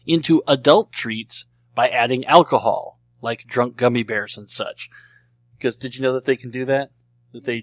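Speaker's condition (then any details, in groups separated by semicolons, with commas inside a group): Cleft lip and palate; treated as a baby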